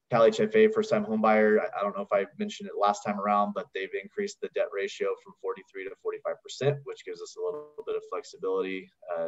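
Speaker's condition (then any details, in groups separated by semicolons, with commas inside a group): No condition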